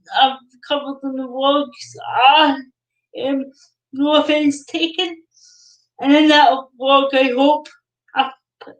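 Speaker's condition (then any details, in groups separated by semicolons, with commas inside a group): Cerebral palsy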